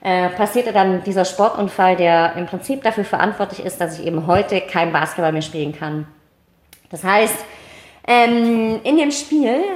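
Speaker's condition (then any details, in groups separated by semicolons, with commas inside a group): Cleft palate, mild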